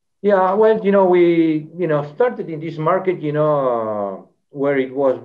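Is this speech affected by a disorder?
No.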